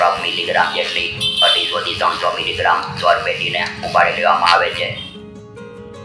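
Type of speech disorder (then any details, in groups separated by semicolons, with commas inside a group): Electrolarynx speech; laryngeal cancer, laryngectomy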